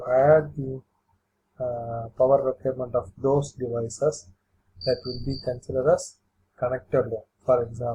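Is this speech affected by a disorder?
No.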